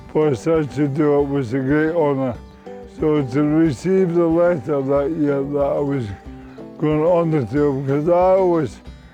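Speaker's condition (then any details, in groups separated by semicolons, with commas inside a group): Motor neurone disease; terminal, whole body affected, muscle wastage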